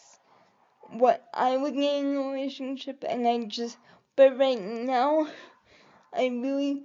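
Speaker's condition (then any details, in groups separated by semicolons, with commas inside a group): Cerebral palsy; quadriplegic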